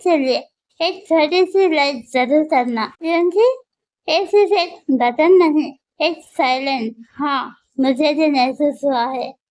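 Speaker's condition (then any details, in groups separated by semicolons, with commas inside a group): Muscular dystrophy; wheelchair user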